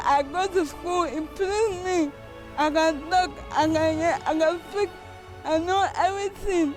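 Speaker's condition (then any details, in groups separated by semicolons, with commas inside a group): Cerebral palsy; cannot talk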